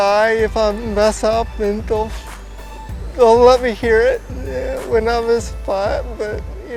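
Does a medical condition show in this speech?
Yes: cerebral palsy; traumatic birth, affects muscle tone.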